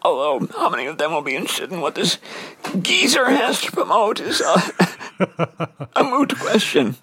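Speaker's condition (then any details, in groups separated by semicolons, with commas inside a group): Dysphonia; strained voice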